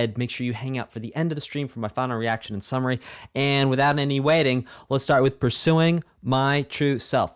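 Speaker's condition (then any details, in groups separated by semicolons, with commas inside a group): No condition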